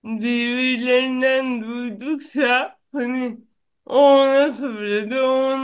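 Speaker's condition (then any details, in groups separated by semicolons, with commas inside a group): Cerebral palsy; neurological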